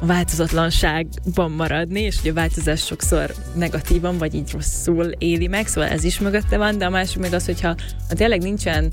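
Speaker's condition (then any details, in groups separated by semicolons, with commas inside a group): No condition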